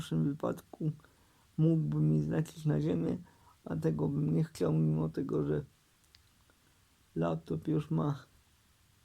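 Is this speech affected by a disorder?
Yes: cerebral palsy; uses wheelchair.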